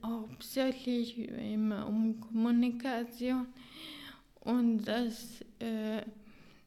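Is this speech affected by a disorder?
Yes: ataxia, severe; hereditary ataxia, nerve disease, 100% disability status assessed last year; limited speech ability, communication impaired.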